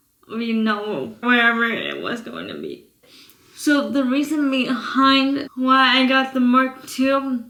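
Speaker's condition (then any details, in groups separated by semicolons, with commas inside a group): Cerebral palsy, spastic quadriplegic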